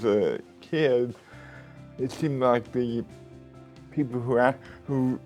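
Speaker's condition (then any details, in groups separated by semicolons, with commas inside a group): Cerebral palsy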